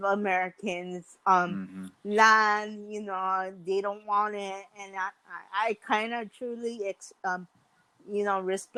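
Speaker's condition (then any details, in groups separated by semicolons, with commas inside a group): Mild cerebral palsy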